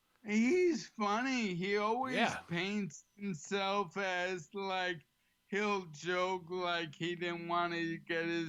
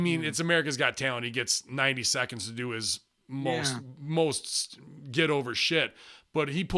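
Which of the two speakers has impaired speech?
The first: ALS; two years off after onset, performing again; slightly slurred, has to slow down.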